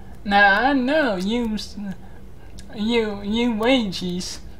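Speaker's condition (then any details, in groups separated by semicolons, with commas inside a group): Cerebral palsy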